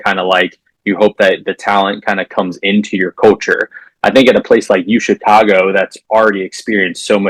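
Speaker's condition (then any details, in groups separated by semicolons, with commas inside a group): No condition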